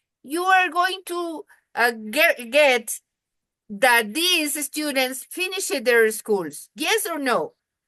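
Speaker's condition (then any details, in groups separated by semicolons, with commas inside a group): No condition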